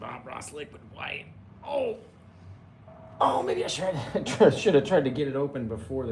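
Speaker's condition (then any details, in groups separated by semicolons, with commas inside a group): No condition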